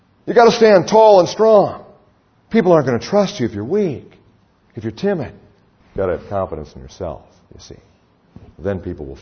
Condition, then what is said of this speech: No condition.